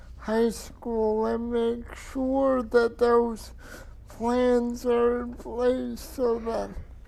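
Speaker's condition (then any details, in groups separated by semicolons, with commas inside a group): Cerebral palsy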